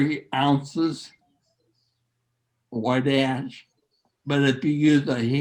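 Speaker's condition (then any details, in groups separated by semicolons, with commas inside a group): Neurological disease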